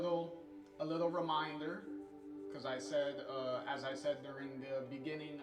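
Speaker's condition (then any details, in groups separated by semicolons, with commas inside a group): No condition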